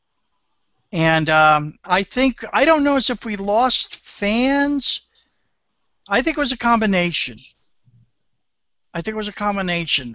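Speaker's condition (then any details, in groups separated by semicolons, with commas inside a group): No condition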